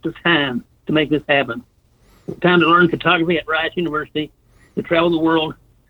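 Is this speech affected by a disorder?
Yes: Parkinson's disease; Parkinson's disease diagnosed 1999, retired 2004 due to disease; about 20 years since diagnosis, on levodopa; says people with Parkinson's, including himself, are slow, sometimes talk funny, sometimes slobber.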